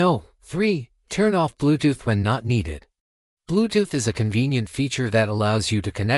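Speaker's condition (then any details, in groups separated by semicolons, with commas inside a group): No condition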